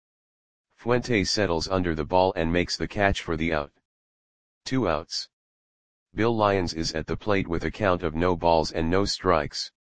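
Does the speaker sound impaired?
No.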